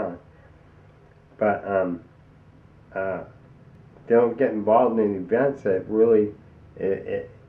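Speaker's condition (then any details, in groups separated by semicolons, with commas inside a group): ALS; onset in arms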